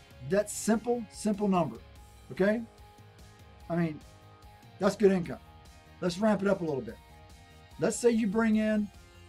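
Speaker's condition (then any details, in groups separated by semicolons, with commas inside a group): No condition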